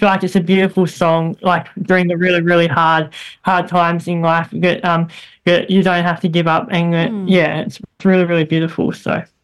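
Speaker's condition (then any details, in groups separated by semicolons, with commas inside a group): Bilateral cleft lip and palate; throat operation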